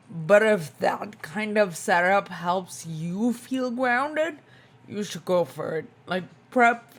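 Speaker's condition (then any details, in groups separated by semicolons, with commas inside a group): Spinocerebellar ataxia type 2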